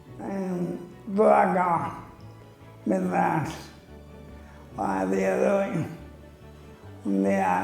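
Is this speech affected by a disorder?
Yes: amyotrophic lateral sclerosis (ela).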